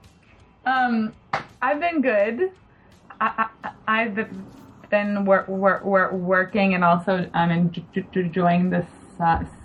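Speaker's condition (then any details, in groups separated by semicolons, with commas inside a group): Stuttering; past stuttering therapy with desensitization, learned to live effectively with stuttering; stutters when talking with patients, listeners sometimes react oddly to stuttering; repeated sounds, blocks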